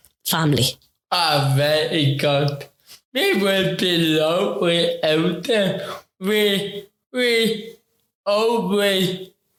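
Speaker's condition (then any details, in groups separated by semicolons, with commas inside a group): Ataxic cerebral palsy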